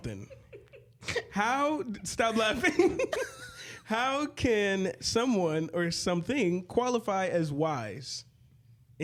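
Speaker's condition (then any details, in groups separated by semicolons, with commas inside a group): No condition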